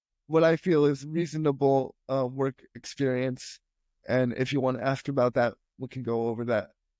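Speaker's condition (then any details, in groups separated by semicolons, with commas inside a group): Spastic quadriplegia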